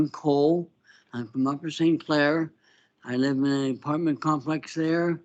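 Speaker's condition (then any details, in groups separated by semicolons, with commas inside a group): Parkinson's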